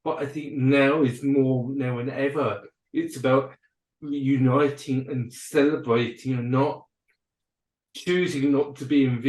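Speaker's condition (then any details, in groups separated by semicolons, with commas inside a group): Cerebral palsy and dyspraxia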